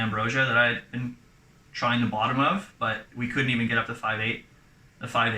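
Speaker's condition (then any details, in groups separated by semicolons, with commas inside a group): No condition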